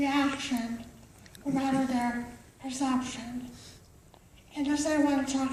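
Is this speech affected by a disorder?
Yes: cerebral palsy.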